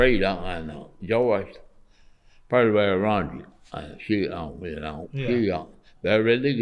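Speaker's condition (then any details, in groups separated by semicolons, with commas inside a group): Parkinson's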